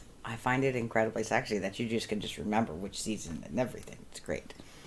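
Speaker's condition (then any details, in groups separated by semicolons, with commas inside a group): No condition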